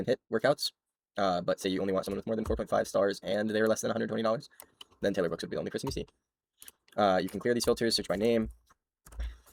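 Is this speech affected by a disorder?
No.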